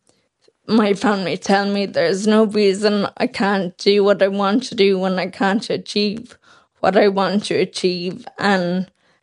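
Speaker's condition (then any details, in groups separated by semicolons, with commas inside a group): Friedreich's ataxia; speech expected to disappear within years, synthetic voice, thickened liquids, possible ventilator expected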